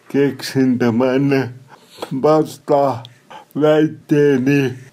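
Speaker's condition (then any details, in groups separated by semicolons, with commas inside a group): Cerebral palsy; somewhat unclear, self-described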